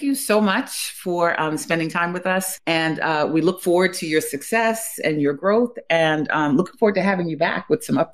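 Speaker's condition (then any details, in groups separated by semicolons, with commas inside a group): No condition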